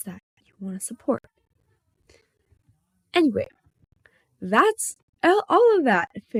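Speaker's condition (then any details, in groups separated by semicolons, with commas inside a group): No condition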